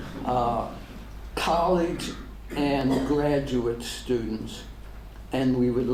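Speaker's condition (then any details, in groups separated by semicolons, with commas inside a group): ALS; degenerative; diagnosed ten years ago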